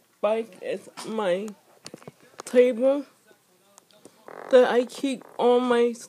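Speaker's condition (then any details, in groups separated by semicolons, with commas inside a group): Speech impairment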